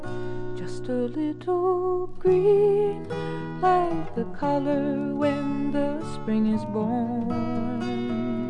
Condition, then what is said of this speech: None; typical speech.